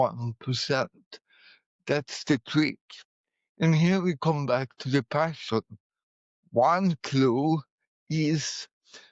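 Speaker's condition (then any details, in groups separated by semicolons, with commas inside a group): Cerebral palsy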